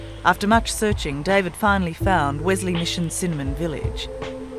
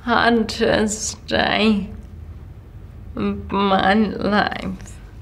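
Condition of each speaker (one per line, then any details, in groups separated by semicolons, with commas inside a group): No condition
Multiple sclerosis; needs 24-hour care, left leg weakening, physiotherapy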